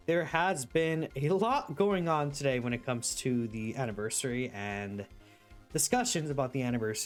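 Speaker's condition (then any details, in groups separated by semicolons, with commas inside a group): No condition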